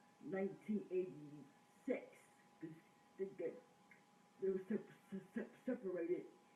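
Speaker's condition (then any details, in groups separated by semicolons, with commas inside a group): Cerebral palsy; speech impediment sometimes noticeable, improved with speech therapy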